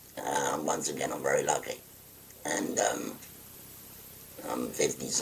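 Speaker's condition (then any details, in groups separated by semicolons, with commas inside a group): Laryngectomy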